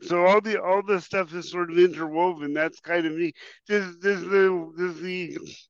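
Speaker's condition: Cerebral palsy; some 40 years ago

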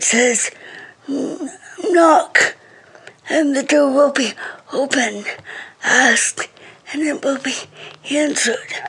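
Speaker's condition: Cerebral palsy; speech affected, reading very slow

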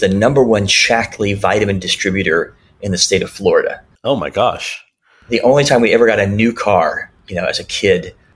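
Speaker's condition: Cleft lip and palate; many surgeries in childhood

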